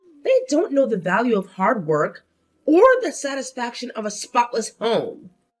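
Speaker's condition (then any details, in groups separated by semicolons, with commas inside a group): No condition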